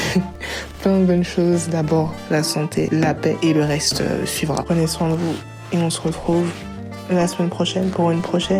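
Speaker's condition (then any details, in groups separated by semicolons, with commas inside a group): No condition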